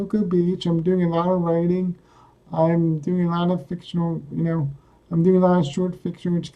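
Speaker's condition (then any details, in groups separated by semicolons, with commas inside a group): Cerebral palsy; caused by trauma; speaks coherently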